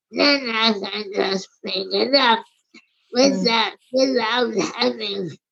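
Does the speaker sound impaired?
Yes: primary lateral sclerosis; primary lateral sclerosis at least 20 years, age 80, wheelchair use, dr. Levitz at Lehigh Neurology, dr. Macken; slurred speech, difficulty swallowing, speech too affected to continue working.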